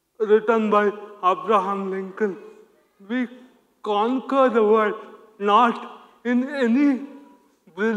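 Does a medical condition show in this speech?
Yes: cerebral palsy; from birth, affects body movements and speech; hinders speech, sounds childlike.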